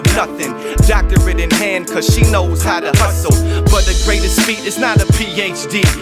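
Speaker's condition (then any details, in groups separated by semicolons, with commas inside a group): No condition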